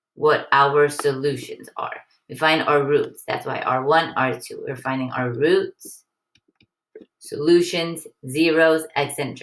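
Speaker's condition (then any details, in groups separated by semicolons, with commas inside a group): No condition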